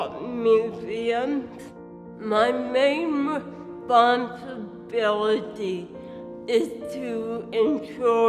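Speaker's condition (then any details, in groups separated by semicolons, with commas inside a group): Cerebral palsy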